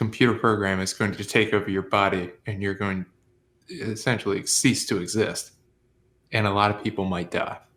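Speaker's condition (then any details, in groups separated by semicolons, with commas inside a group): No condition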